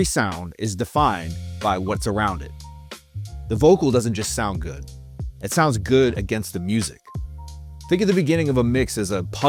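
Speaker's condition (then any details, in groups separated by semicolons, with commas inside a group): No condition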